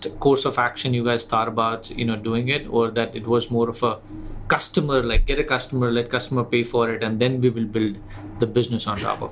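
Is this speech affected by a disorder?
No.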